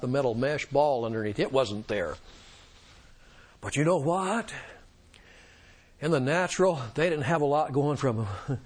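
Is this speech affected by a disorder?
No.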